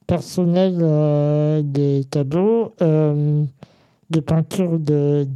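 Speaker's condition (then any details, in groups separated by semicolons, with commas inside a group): Congenital muscular dystrophy; uses graphic tablet with Krita software for digital painting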